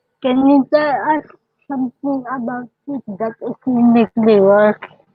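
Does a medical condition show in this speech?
Yes: cerebral palsy.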